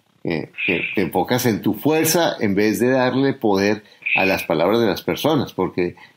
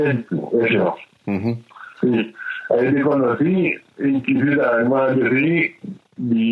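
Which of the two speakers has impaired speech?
The second: cerebral palsy; from birth, delivery complications, affects movement and speech; great difficulty speaking, noticeable speech difficulty.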